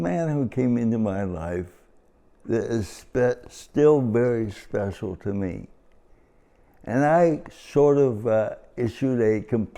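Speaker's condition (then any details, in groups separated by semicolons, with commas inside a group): Cerebral palsy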